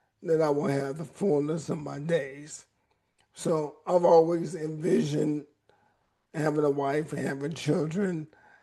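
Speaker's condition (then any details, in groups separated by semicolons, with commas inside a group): ALS; 11 years since diagnosis, weekly physical therapy; voice raspy at times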